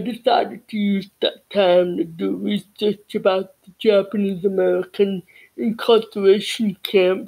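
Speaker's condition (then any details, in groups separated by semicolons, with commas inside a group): Cerebral palsy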